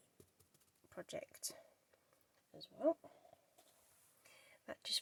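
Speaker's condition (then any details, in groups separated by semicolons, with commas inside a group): No condition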